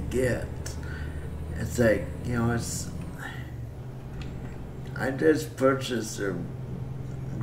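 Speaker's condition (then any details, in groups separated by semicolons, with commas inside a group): Cerebral palsy; breathing fine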